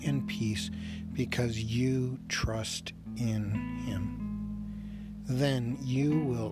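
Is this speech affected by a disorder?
No.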